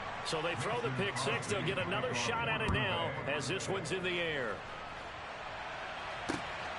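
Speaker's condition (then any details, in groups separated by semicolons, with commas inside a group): No condition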